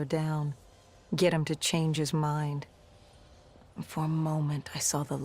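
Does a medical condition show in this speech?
No.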